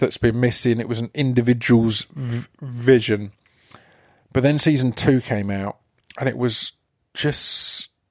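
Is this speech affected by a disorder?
Yes: stutter; stutter surfacing during podcast recording; stutter noticeable during recording, especially when reading aloud; here prolonged sounds.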